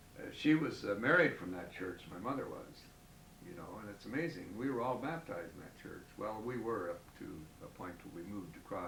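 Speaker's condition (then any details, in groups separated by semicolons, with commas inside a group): No condition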